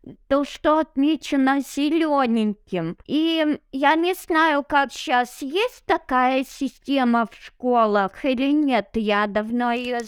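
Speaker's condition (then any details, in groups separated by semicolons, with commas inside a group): Cerebral palsy; no wheelchair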